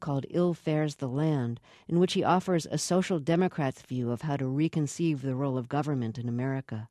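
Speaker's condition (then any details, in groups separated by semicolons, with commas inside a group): No condition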